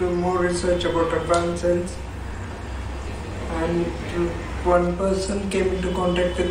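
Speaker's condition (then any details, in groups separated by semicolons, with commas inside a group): ALS/MND; after stem cell therapy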